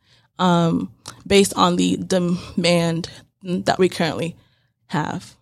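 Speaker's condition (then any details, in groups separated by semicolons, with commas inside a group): Stuttering; prolonged sounds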